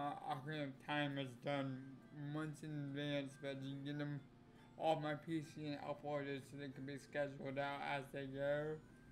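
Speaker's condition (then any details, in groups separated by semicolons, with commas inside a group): Cerebral palsy; affects legs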